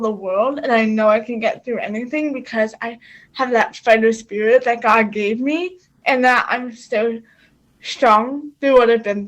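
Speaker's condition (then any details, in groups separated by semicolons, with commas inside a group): Cerebral palsy; quadriplegic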